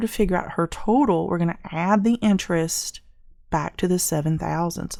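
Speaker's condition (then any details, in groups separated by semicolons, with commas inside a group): No condition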